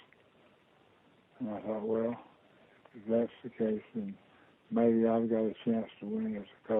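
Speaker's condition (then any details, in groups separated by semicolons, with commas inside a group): Parkinson's disease; diagnosed about two years ago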